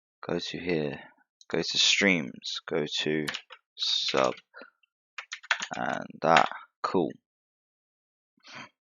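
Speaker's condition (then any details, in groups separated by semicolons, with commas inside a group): No condition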